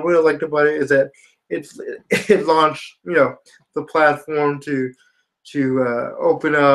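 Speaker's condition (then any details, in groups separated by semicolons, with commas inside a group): Spastic quadriplegia cerebral palsy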